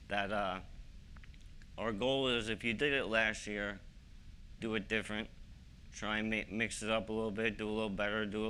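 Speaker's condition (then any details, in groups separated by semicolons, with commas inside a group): ALS; young-adult onset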